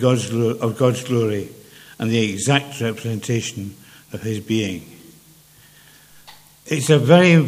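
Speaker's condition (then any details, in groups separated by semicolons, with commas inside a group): Parkinson's; less clear than before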